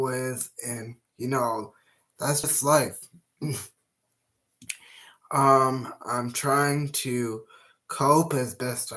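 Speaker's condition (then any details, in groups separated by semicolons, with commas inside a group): Cerebral palsy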